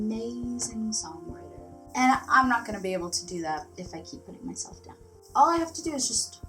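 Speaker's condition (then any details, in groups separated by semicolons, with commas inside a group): No condition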